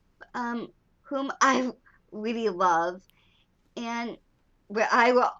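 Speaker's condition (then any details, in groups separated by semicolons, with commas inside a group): Down syndrome; walked later than other children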